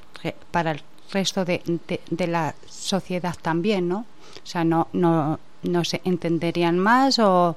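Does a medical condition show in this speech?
Yes: stuttering; here repeated sounds, repeated words.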